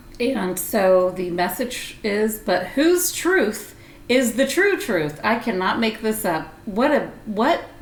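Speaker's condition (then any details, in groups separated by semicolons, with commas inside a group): No condition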